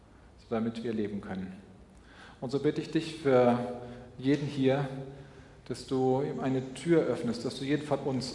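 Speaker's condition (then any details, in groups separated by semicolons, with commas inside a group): No condition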